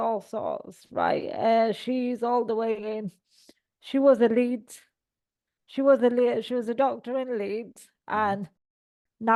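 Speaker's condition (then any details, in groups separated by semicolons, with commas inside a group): Cerebral palsy; all four limbs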